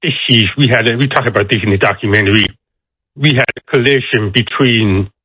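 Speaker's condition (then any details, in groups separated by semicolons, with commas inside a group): Deafness; deaf accent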